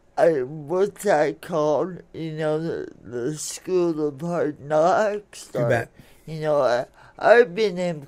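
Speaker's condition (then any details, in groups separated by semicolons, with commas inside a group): Cerebral palsy; speech affected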